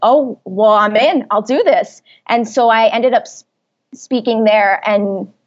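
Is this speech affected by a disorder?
No.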